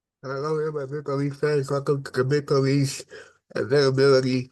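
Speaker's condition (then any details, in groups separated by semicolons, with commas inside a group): Cerebral palsy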